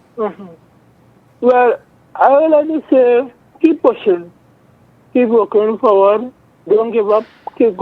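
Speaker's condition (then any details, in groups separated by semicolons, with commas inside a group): Cerebral palsy; present from birth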